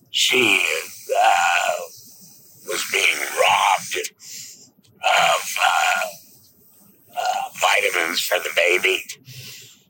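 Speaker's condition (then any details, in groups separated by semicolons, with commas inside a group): Laryngectomy; 32 days in hospital without food or water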